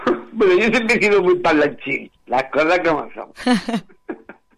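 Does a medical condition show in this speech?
Yes: Down syndrome.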